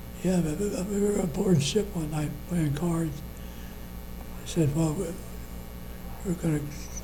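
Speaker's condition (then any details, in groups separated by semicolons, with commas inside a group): Parkinson's disease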